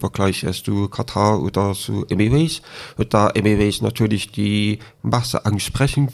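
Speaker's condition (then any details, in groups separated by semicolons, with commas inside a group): Deafness with cochlear implant, congenital deafness; lip reading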